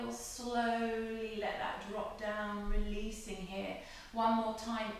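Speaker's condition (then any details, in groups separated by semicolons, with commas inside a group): No condition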